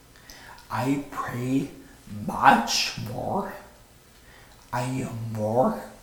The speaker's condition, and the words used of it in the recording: Vocal cord paralysis. The vocal cord paralysis changed my speech forever.